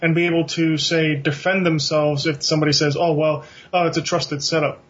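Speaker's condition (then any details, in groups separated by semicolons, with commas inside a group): No condition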